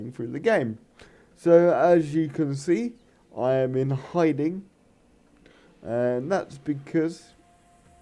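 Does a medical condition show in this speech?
Yes: cerebral palsy.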